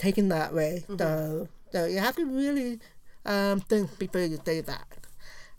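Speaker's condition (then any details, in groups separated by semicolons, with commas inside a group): Profound deafness; profound deafness left ear, total deafness right ear, diagnosed age 3, hearing aid, no cochlear implant; learned to speak and lip-read in early oral pre-preschool program, encouraged to speak, mainstreamed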